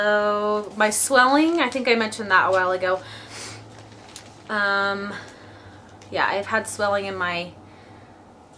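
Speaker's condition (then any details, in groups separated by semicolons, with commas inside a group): No condition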